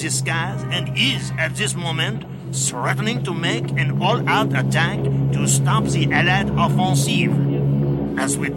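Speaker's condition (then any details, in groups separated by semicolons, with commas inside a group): No condition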